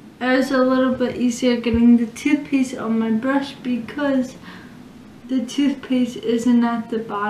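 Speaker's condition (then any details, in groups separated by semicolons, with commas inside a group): Cerebral palsy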